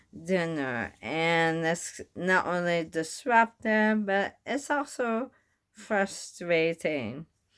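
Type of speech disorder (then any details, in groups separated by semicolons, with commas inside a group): Bulbar dysarthria; bulbar onset ALS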